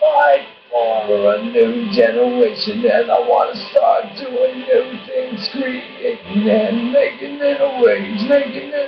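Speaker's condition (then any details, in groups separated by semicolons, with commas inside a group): Brain injury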